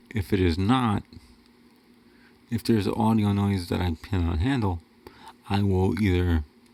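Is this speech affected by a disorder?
Yes: cerebral palsy; wheelchair user.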